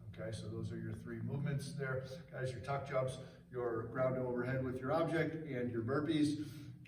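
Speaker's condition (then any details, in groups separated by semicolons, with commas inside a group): No condition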